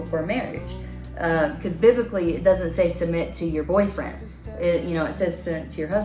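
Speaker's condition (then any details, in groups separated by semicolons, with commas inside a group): No condition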